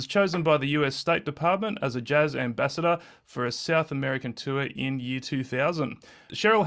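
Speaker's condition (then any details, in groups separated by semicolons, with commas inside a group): No condition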